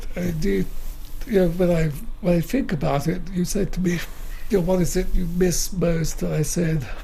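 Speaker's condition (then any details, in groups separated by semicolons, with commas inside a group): Motor neuron disease; wheelchair user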